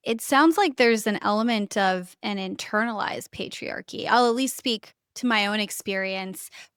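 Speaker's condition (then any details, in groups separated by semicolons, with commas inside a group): No condition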